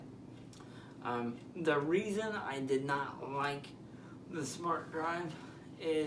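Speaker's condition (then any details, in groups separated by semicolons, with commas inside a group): Spastic diplegia cerebral palsy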